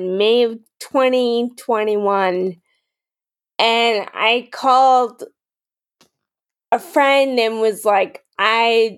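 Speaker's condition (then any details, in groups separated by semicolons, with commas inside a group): Friedreich's ataxia; rare progressive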